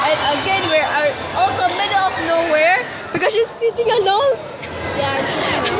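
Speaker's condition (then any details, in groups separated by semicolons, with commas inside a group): No condition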